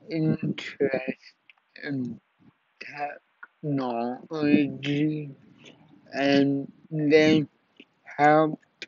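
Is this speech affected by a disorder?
Yes: cerebral palsy.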